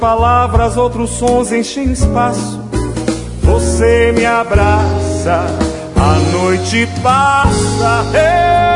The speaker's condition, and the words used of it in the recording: No condition.